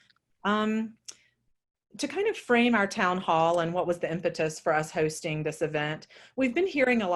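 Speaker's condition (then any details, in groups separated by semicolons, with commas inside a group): No condition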